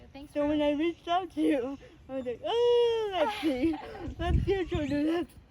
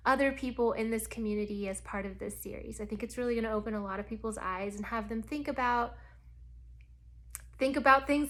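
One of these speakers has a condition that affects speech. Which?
The first: spastic cerebral palsy.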